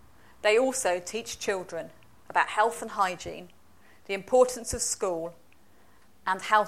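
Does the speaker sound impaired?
No.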